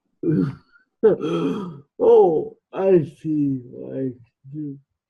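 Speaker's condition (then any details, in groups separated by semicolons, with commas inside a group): Cerebral palsy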